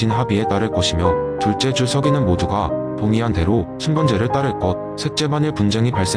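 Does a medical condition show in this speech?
No.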